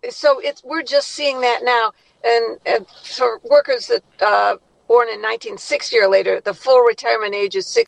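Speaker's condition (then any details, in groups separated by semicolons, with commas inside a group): No condition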